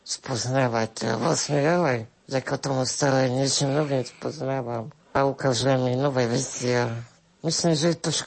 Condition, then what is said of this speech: Spinal muscular atrophy. Aby mohol aj rozprávať, musel sa naučiť vytláčať vzduch, ktorý vdychuje pomocou prístroja až k hlasivkám.